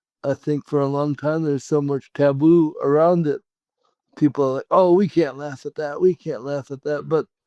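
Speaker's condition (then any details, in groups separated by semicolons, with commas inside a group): Cerebral palsy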